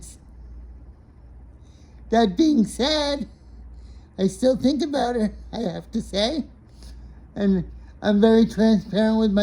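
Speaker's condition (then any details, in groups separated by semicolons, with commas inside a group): Cerebral palsy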